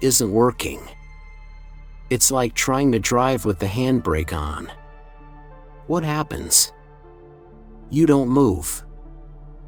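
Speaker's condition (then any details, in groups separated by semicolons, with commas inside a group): No condition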